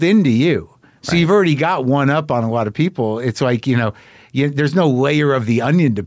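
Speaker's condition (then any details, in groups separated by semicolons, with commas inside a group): No condition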